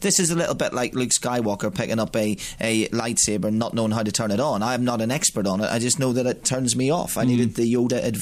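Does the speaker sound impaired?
No.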